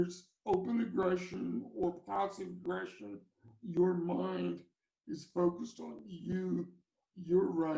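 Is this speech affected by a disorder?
Yes: cerebral palsy; from birth.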